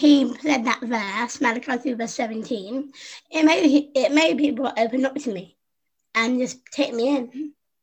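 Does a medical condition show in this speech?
Yes: Down syndrome; present from birth, infant heart failure, heart surgery, pneumonia, stopped breathing, resuscitated, chest problems; learned to speak by copying younger sister Susie, second top grade and b in French speaking.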